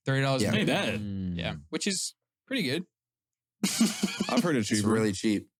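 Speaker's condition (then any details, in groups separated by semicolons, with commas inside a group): No condition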